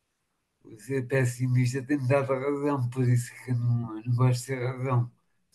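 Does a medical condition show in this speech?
Yes: machado-Joseph disease (sca3).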